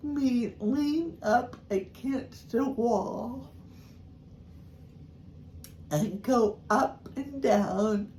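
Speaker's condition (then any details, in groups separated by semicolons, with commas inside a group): Cerebral palsy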